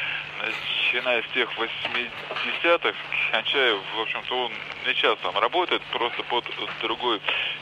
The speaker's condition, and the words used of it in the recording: Stuttering. Вот вы сейчас великолепно разговаривали со мной, или думаете, что вы на час это...